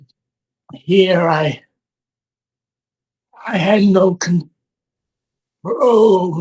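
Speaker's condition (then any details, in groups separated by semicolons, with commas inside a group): Parkinson's disease; handwriting almost illegible, visible hand shaking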